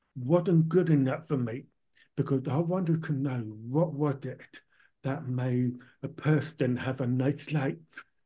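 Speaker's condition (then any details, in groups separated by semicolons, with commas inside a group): Profound deafness, born profoundly deaf, cochlear implant; hears nothing with implant off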